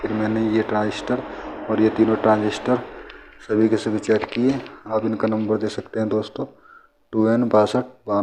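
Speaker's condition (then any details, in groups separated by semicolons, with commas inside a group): No condition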